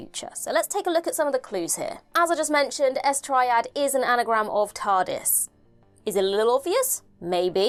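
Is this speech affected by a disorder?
No.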